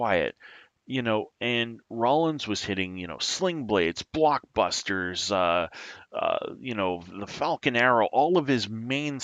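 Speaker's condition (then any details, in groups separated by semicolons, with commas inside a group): No condition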